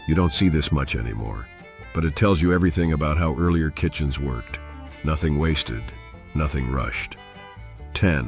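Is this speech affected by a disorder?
No.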